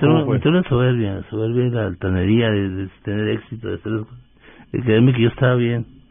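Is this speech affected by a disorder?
Yes: Parkinson's disease; voice sometimes trembles, sometimes understood, sometimes not understood at all.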